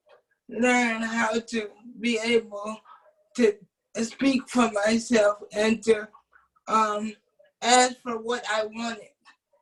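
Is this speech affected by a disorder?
Yes: cerebral palsy.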